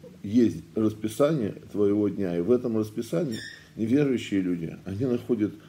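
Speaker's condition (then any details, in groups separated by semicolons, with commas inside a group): No condition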